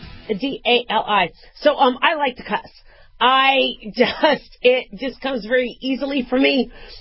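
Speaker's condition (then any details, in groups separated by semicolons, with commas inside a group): Lisp and little stutter; mild stutter; curse words easy to say; repeated sounds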